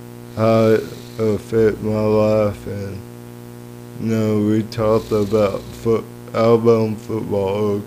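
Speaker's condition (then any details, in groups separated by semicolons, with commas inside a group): Cerebral palsy; lifelong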